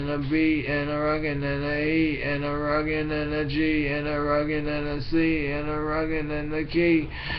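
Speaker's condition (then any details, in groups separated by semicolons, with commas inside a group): Brain injury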